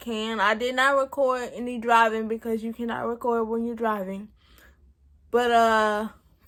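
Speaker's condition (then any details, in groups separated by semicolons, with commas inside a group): Cerebral palsy; present since birth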